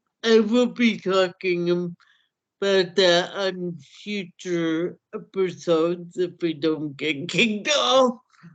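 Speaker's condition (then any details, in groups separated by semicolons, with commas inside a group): Cerebral palsy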